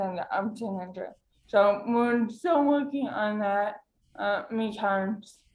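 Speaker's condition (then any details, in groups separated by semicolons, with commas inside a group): Cerebral palsy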